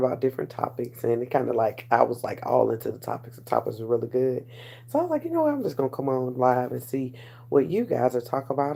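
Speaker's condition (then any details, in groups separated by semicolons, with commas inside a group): No condition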